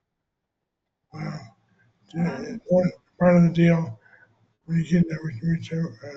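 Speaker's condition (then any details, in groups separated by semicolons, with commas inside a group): Non-relapsing progressive MS; no medication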